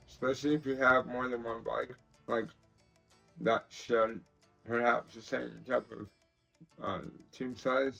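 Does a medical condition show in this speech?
Yes: cerebral palsy; tends to mess up words.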